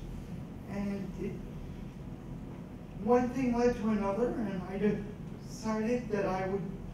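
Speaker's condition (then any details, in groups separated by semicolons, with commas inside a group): Cerebral palsy; scoliosis, spinal rebuild surgery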